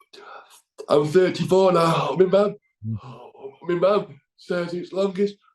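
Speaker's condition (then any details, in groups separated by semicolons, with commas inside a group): Cerebral palsy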